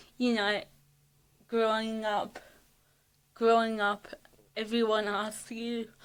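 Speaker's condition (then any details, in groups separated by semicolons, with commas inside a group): Cerebral palsy (athetoid); fatigue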